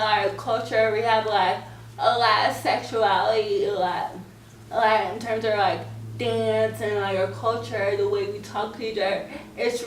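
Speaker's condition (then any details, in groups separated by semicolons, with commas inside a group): Cerebral palsy; scoliosis, spine and leg surgery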